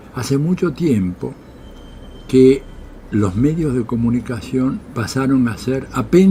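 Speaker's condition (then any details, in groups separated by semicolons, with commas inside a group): No condition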